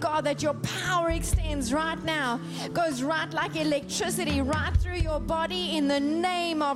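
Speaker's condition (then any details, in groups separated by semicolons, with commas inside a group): No condition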